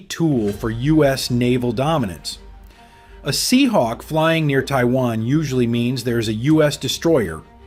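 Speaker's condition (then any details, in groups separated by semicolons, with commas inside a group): No condition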